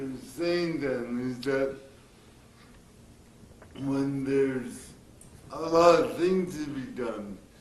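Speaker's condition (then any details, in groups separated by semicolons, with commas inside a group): Cerebral palsy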